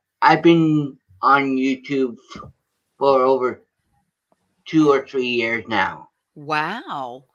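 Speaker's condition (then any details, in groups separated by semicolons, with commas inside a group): Cerebral palsy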